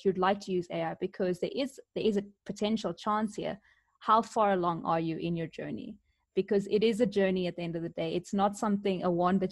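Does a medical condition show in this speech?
No.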